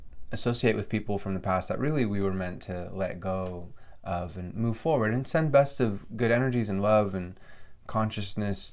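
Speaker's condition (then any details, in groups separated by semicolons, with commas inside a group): No condition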